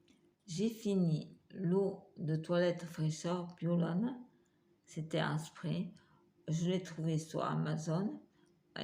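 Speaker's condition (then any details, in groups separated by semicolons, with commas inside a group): Multiple sclerosis; uses wheelchair, trialling electric wheelchair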